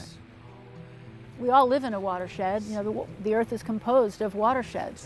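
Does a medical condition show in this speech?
No.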